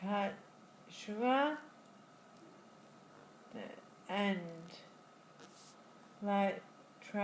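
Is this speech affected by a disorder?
Yes: Friedreich's ataxia; diagnosed in childhood.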